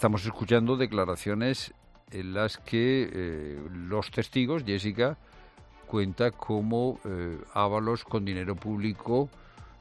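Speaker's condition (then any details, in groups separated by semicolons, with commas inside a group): No condition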